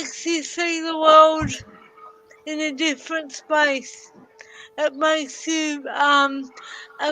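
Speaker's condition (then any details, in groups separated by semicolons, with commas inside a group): Cerebral palsy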